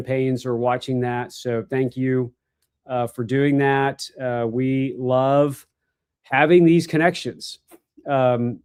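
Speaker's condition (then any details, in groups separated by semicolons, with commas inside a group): No condition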